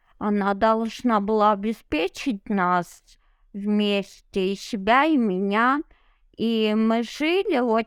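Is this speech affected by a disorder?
Yes: cerebral palsy; no wheelchair.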